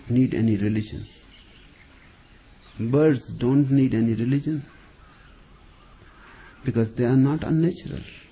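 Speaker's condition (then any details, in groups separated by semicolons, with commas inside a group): No condition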